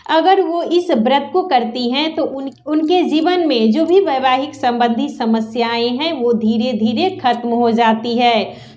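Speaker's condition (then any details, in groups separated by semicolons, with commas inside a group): No condition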